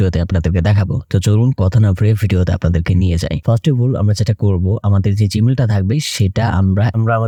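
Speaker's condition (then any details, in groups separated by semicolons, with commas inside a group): No condition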